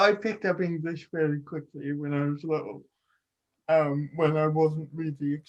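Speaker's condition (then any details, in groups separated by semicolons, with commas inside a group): Cerebral palsy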